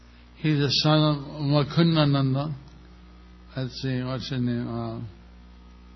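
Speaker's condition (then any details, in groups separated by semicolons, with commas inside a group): Stroke with facial paralysis; undergoing therapy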